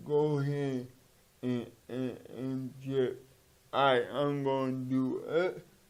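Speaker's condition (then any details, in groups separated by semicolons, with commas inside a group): Cerebral palsy; from birth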